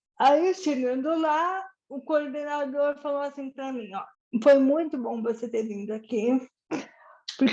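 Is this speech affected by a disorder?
Yes: cerebral palsy.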